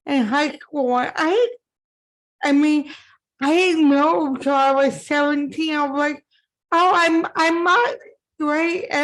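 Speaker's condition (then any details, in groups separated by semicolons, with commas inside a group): Cerebral palsy; from birth; impaired speech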